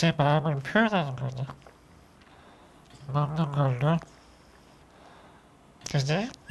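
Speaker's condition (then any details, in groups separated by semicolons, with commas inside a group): ALS (Lou Gehrig's disease); whole-body paralysis, leg onset; 7 years since onset, bedbound, 24-hour care, intermittent respirator; breathing difficulty, eats in portions with respirator, short breath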